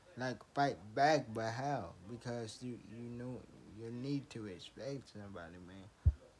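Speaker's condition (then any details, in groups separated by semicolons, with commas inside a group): Traumatic brain injury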